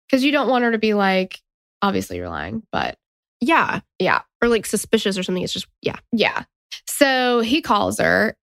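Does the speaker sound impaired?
No.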